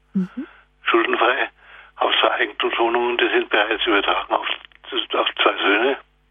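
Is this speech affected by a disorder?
Yes: Parkinson's disease, severe; advanced stage.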